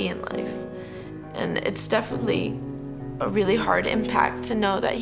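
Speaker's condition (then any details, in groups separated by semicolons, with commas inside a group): No condition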